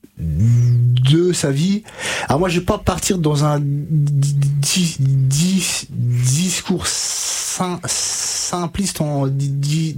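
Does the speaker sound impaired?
Yes: stuttering; onset age 5-6, untreated in childhood, severe until 20, stuttering-specialist therapist Catherine Daubier, Nancy, from 20; age 33, about 28 years since onset, improved after years of therapy, uses fluency techniques; blocks and repetitions now, formerly blocked in every sentence, froze unable to read aloud; here repeated sounds, prolonged sounds.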